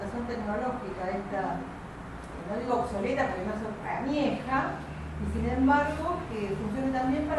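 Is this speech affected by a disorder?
No.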